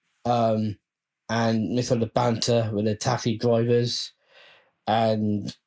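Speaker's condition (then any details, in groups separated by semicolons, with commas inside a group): Down syndrome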